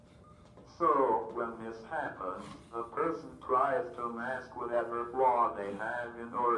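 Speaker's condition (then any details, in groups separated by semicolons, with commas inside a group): Cerebral palsy, athetoid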